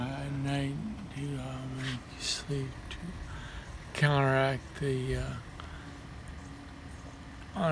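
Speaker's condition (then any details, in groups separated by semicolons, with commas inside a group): Parkinson's; ataxia form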